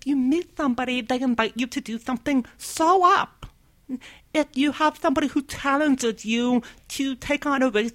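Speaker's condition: Deafness, completely deaf right ear, severe to profound left ear; hearing aid in left ear

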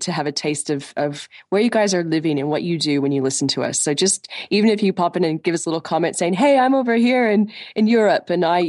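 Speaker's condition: No condition

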